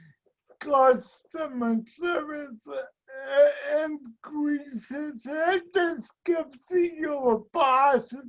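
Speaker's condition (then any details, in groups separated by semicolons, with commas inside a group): Speech and mobility impairment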